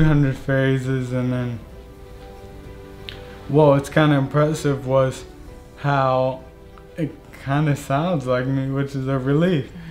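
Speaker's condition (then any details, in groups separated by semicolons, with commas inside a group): ALS; voice loss expected, future eye gaze typing with banked voice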